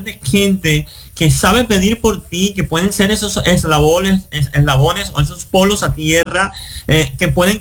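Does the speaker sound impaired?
Yes: cleft lip and palate; congenital cleft lip and complete cleft palate, no palatal bone, nasal passages joined, seven surgeries; born with no chance of speaking, now speaks, speaks a lot.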